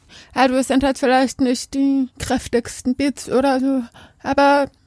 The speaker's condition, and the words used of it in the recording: Deafness. Ich glaube, auch so meine Stimme schon anders. Auch lauter, ja.